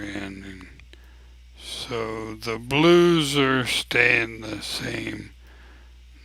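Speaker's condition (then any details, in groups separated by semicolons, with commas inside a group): ALS; abnormally slow voice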